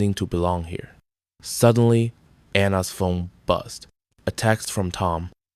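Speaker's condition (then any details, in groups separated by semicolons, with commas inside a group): No condition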